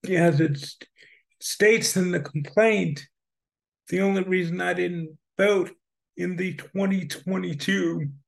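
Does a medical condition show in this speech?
Yes: spastic cerebral palsy; oxygen deprivation during birth, severely limited motor skills, functional quadriplegia; lack of muscle control in head and neck, mobility impairment, print disability.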